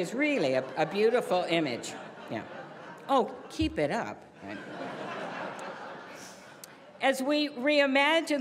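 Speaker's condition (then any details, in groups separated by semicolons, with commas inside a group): No condition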